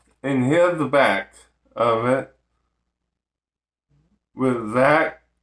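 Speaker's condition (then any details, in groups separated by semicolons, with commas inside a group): Ataxic cerebral palsy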